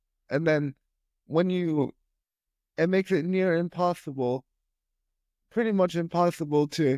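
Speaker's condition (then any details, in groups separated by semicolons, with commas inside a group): Spastic quadriplegic cerebral palsy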